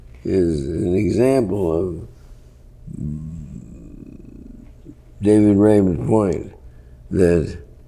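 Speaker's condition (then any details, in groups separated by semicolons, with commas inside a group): Parkinson's; worsening, often debilitating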